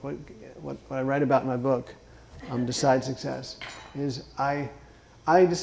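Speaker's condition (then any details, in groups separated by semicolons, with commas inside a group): Parkinson's disease; left foot dystonia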